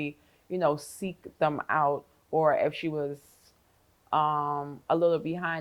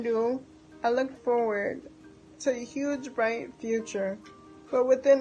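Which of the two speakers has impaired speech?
The second: cerebral palsy; wheelchair user; diagnosed at 9 months.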